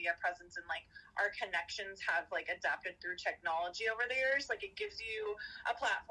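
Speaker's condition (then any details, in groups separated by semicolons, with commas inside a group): No condition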